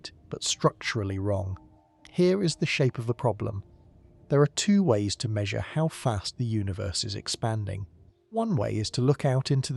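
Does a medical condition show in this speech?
No.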